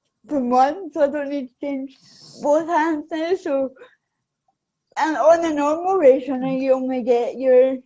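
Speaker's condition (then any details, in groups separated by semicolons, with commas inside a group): Cerebral palsy; affects balance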